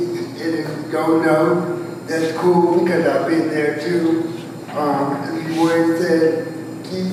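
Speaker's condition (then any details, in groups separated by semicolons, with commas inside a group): Cerebral palsy, spastic quadriplegia; voice not always strong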